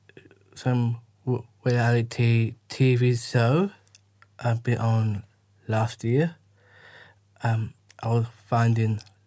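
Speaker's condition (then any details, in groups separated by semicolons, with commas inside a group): Down syndrome; helped when listeners wait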